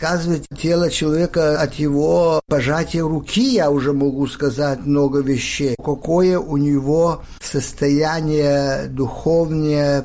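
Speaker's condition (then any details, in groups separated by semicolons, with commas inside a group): No condition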